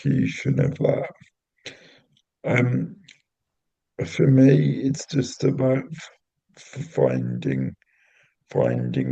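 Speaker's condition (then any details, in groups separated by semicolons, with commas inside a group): Cerebral palsy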